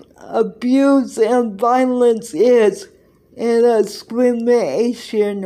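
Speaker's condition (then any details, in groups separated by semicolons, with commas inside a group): Cerebral palsy; present from birth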